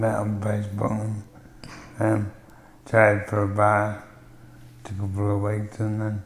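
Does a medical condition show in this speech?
Yes: MND; synthetic voice from banked voice.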